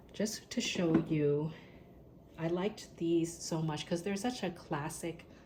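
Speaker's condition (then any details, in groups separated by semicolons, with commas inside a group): No condition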